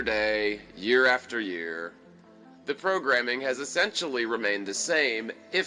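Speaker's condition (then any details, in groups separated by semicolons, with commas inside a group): No condition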